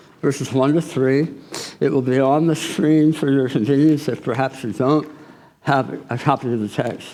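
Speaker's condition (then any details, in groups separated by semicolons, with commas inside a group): Tongue cancer surgery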